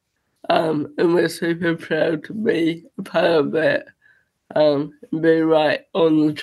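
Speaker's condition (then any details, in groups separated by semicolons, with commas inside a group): Cerebral palsy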